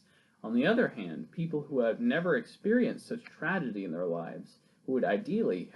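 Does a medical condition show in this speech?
No.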